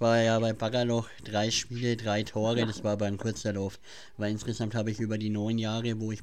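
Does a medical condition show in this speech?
Yes: cleft palate; since childhood, still present; speech impediment, listener messages said cannot be heard, mimicked at school, class laughed at reading aloud.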